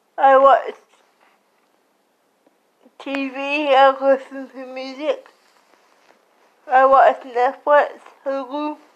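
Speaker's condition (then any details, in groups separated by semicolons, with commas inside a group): Cerebral palsy; slurred speech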